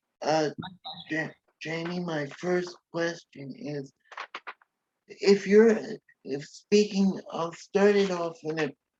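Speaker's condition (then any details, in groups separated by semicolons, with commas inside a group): Cerebral palsy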